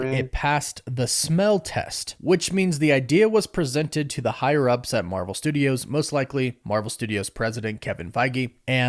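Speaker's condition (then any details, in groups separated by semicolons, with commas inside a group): No condition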